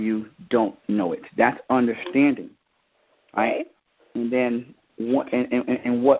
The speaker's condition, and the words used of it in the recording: Stuttering. And I will tell you that you're one of the best speakers that I've ever witnessed because you were extremely passionate.